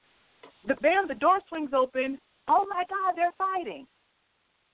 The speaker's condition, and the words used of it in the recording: No condition.